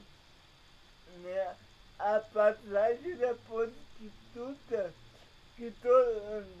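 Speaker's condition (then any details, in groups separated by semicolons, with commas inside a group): Paralysis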